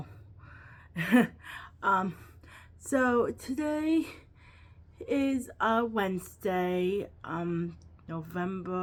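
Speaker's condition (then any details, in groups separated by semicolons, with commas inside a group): Cerebral palsy, quadriplegic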